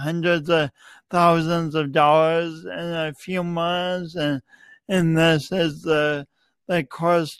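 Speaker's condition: Cerebral palsy; speech impediment evident tonight

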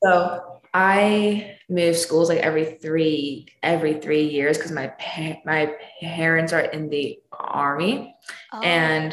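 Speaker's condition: Stutter; aware of talking differently by kindergarten, speech therapy since kindergarten, mother also stutters; teenager, sees school SLP, attends stuttering management camp focused on comfort not fluency; feels confident speaking, uses pseudo-stuttering to advertise stutter to new people; repeated sounds, prolonged sounds

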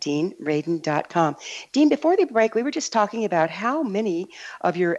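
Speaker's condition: No condition

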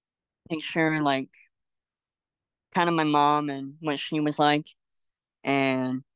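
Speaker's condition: Cleft lip and palate; congenital

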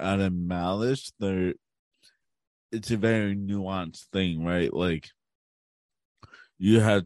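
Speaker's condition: Cerebral palsy; since birth, umbilical cord around neck three times, breathing difficulty in womb, tight muscles, gait, swimming and cycling learned in high school; speech reveals disability, speaks more slowly than others, articulate

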